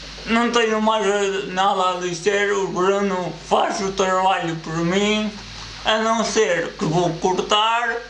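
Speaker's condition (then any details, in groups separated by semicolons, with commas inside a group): Cerebral palsy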